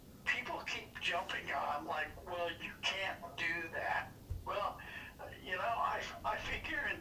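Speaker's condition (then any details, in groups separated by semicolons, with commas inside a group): Parkinson's disease; deep brain stimulation both sides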